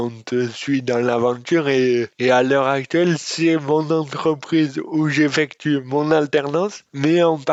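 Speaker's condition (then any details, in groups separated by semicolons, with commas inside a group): Dystonia; from birth, oxygen loss at delivery, affects left forearm; speech disorder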